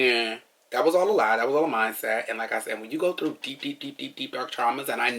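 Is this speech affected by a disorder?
No.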